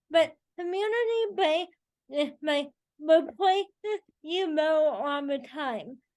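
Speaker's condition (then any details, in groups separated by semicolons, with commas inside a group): Cerebral palsy, spastic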